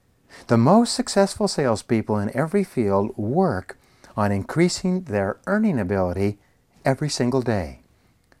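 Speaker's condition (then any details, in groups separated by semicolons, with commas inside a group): No condition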